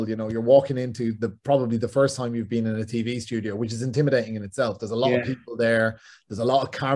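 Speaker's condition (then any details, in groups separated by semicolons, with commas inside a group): No condition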